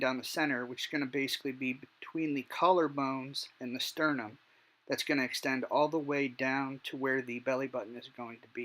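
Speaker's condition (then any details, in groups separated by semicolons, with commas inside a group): No condition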